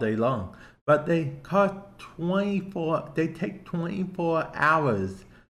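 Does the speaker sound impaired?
Yes: cerebral palsy; affects hand-eye coordination and balance; affects speech to an extent, listener asked why speech sounds as it does.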